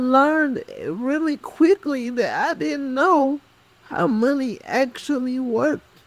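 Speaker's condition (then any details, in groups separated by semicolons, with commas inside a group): Cerebral palsy; employers reluctant to hire because of speech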